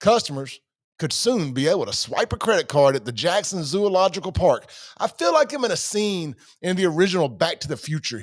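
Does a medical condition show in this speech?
No.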